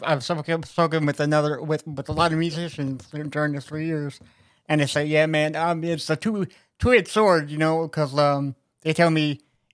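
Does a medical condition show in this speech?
Yes: cerebral palsy; right hand affected, limited use of right hand, left-handed; very low baritone voice, found via SingStar phone app.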